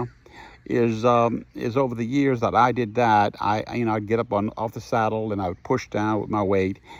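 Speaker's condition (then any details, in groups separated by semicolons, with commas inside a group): No condition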